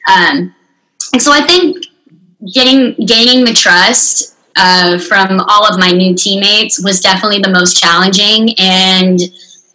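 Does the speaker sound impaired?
Yes: unilateral cleft lip and palate, severe.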